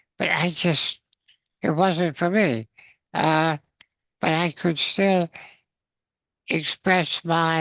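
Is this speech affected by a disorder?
Yes: spinal muscular atrophy.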